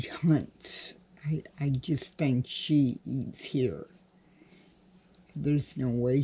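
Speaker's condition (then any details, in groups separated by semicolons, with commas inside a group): Cerebral palsy; cannot walk, crawls to get around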